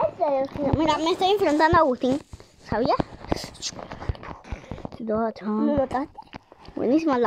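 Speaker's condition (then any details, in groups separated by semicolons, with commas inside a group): No condition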